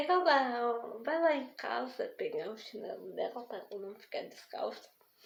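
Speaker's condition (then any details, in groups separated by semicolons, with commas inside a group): Spastic diplegic cerebral palsy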